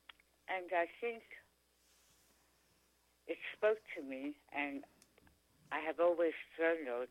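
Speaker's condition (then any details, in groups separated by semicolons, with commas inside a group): Tongue cancer; chronic sore throat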